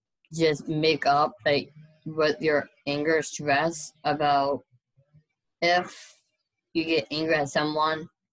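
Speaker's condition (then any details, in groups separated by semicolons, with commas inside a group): Down syndrome; age 22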